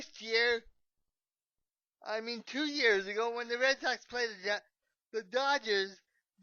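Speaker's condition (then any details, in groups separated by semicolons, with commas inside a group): Cerebral palsy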